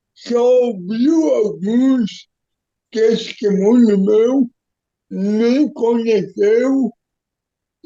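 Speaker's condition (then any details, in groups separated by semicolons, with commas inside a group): Cerebral palsy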